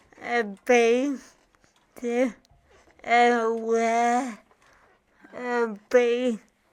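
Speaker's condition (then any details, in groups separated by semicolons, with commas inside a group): Cerebral palsy; from birth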